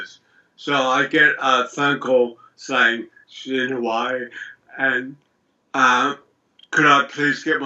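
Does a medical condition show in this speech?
Yes: multiple sclerosis.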